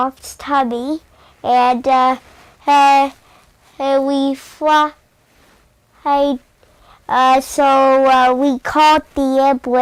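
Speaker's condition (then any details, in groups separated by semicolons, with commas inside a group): Cerebral palsy; caused by birth oxygen deprivation, brain bleed, high muscle tone; young child, cannot walk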